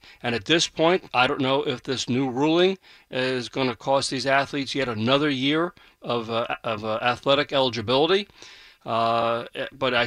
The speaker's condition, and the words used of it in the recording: No condition.